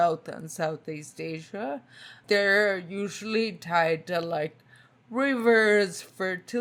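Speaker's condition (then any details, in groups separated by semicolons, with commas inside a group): Spinocerebellar ataxia type 2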